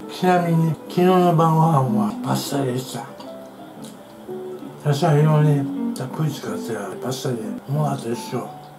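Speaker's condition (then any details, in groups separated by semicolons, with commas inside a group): Tongue cancer, partial glossectomy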